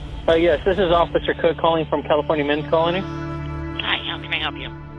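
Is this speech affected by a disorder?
No.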